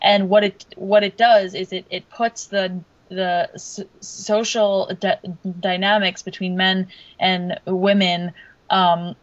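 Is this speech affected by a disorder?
Yes: stuttering; onset second or third grade, formerly covert, therapy at 15, American Institute for Stuttering, New York; still stutters a good amount, ongoing sessions at American Institute for Stuttering, not practising tools recently; Stuttering modification, prolongations, easy onsets, pullouts, voluntary Stuttering, breathing format, slowing speech greatly reduces Stuttering; here repeated sounds, repeated words, prolonged sounds.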